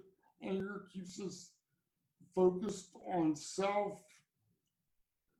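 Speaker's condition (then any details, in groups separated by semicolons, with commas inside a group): Cerebral palsy; from birth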